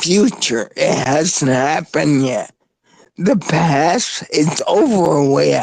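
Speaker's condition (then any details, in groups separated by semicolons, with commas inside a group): Spinocerebellar ataxia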